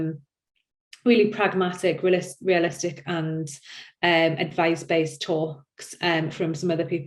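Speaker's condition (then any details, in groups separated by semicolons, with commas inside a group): No condition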